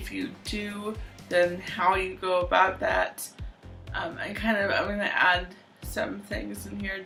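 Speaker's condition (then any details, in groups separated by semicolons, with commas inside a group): Cerebral palsy, mild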